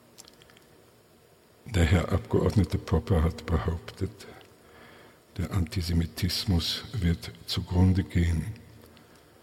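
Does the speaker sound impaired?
No.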